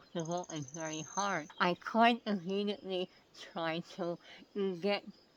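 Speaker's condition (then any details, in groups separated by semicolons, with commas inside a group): Oral cancer; tracheostomy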